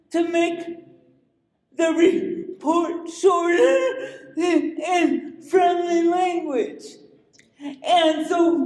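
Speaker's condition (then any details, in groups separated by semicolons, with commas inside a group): Cerebral palsy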